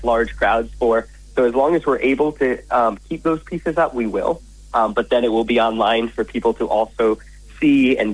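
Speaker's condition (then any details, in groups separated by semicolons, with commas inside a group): No condition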